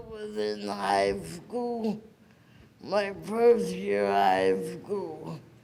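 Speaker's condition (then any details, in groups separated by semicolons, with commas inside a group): Cerebral palsy; present from birth, premature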